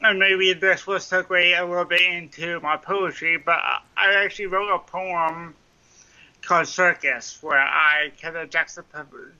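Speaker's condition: Cerebral palsy; mild cerebral palsy

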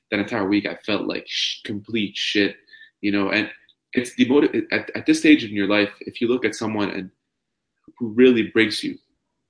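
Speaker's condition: Stuttering; childhood onset, stuttered a lot by grade five, weak English in childhood; stuttering problem still present; repeated sounds, prolonged sounds

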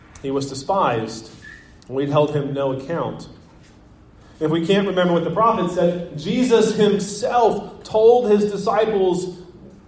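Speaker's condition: No condition

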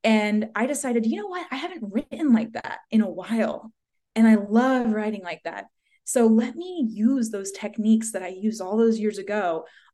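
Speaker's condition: No condition

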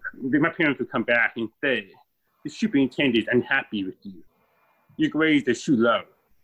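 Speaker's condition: Deafness, born deaf

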